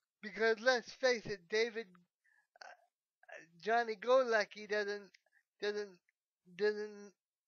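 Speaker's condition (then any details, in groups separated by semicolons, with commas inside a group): Cerebral palsy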